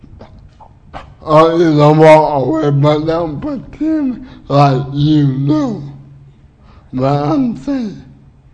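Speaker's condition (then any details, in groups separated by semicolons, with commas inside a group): Cerebral palsy; uses wheelchair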